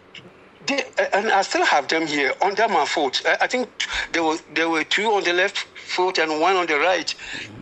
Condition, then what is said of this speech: Stuttering. When I get excited, I tend to stammer.